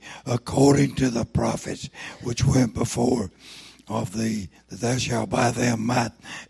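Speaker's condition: Throat cancer, lost vocal cord

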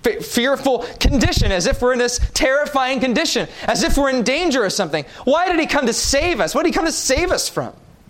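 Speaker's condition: No condition

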